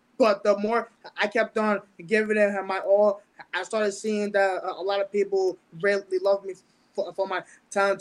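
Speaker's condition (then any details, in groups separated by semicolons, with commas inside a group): Stutter, mild; mild speech impediment, long feared certain words coming out when talking on stage; repeated sounds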